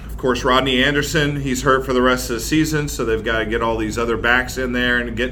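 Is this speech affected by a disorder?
No.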